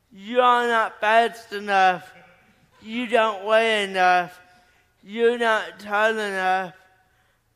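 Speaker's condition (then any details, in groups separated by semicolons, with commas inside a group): Cerebral palsy; arm paralysis with muscle contraction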